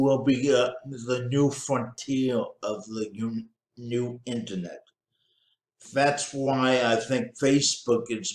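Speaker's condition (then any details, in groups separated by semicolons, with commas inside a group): Cerebral palsy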